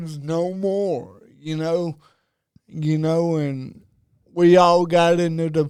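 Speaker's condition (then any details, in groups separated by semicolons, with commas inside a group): Cerebral palsy; diagnosed at about age two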